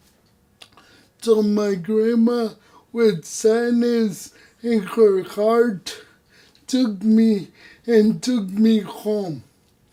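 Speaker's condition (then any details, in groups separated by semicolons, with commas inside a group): Cerebral palsy; no voice control, unusual voice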